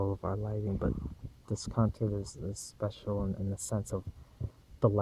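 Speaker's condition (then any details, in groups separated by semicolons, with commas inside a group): No condition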